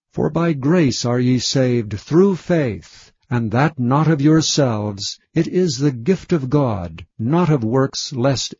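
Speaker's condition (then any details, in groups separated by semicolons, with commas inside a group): No condition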